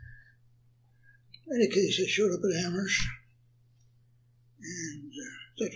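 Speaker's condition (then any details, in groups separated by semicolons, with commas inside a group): Parkinson's; attributed to Agent Orange exposure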